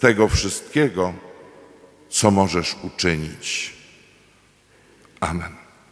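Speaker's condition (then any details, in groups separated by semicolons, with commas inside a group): No condition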